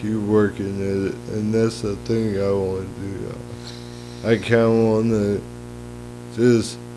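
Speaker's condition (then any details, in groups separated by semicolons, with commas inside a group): Cerebral palsy; lifelong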